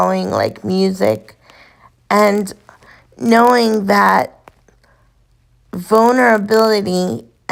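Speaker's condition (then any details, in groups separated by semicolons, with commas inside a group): Cerebral palsy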